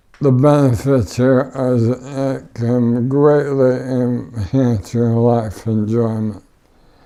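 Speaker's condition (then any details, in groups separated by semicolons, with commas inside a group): ALS; tracheotomy, ventilator, wheelchair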